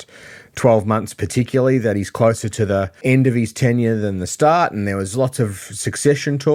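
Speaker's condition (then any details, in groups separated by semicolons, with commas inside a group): No condition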